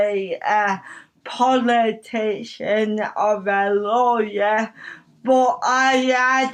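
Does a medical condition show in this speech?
Yes: cerebral palsy.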